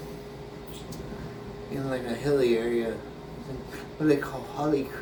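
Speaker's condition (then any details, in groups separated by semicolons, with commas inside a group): Brain injury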